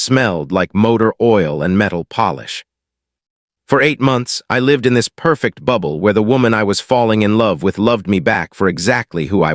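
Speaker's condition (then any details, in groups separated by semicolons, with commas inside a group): No condition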